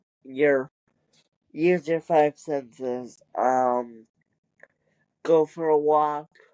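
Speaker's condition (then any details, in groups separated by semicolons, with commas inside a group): Cerebral palsy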